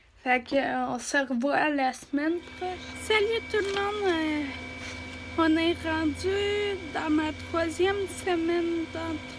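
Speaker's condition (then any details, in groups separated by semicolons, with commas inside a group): Ataxia; degenerative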